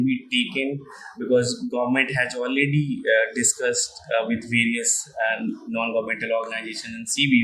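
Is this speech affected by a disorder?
No.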